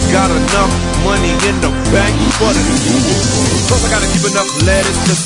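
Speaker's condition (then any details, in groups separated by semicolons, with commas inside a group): No condition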